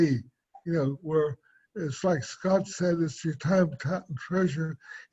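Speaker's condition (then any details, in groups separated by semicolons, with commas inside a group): Cerebral palsy; swallowing and speech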